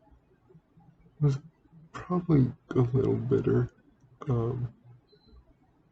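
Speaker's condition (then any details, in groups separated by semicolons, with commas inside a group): Cerebral palsy; speaks relatively well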